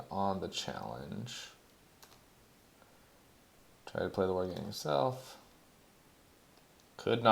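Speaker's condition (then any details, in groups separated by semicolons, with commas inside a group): No condition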